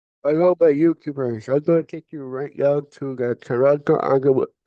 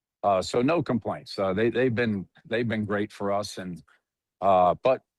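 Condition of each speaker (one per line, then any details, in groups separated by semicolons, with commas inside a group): Cerebral palsy; from birth, affects brain and body muscles
No condition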